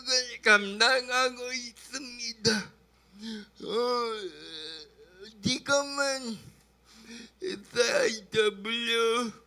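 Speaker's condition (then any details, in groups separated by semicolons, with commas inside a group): Brain lesion disability grade 1, severe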